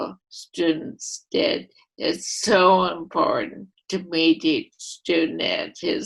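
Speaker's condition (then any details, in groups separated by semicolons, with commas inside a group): Primary lateral sclerosis; voice affected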